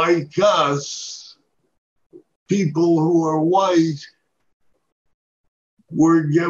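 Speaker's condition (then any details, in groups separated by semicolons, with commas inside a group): Parkinson's disease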